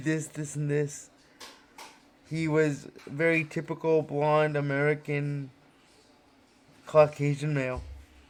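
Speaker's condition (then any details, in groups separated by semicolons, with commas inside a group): Cerebral palsy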